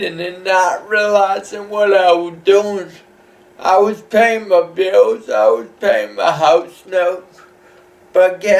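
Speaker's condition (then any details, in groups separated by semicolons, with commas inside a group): Cerebral palsy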